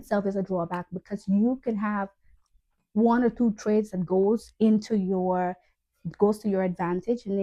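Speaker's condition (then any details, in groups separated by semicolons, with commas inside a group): No condition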